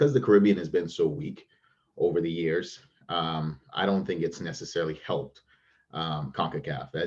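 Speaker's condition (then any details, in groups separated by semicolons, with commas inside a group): No condition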